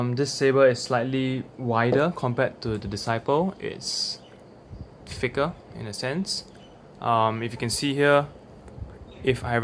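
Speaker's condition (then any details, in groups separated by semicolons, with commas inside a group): No condition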